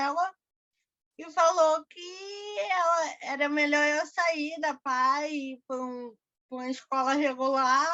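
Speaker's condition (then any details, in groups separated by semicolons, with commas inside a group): Cerebral palsy; birth brain injury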